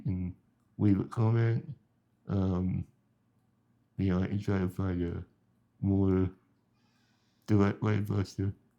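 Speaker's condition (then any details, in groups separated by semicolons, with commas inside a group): Spinal muscular atrophy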